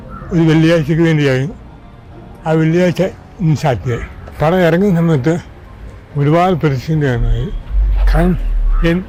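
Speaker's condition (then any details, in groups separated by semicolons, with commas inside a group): Cerebral palsy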